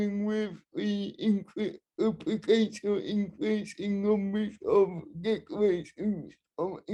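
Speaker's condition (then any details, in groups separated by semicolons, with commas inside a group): Cerebral palsy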